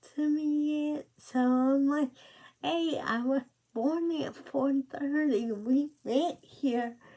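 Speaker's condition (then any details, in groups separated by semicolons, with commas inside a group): Cerebral palsy; muscle spasm medication, pain medication; speech affected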